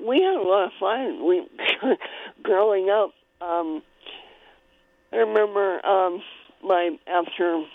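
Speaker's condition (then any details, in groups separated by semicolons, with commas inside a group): Cleft palate; congenital cleft palate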